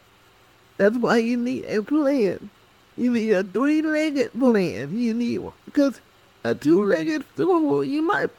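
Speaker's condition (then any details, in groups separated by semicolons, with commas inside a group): Cerebral palsy; speech affected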